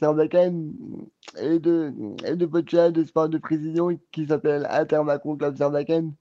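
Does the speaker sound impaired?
Yes: cerebral palsy; cerebral palsy causing quadriplegia since birth; round-the-clock personal assistants, sophrology, pool and osteopathy sessions.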